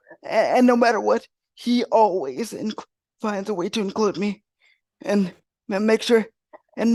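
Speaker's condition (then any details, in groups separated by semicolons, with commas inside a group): Cerebral palsy; wheelchair user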